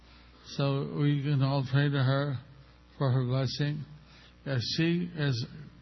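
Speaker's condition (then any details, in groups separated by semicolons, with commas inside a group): Stroke with facial paralysis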